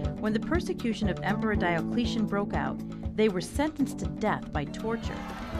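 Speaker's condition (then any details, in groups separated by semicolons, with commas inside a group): No condition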